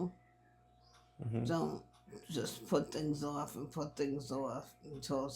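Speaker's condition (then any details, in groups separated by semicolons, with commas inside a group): Multiple sclerosis; quadriplegic, no use of arms or legs, cannot walk; onset around age 20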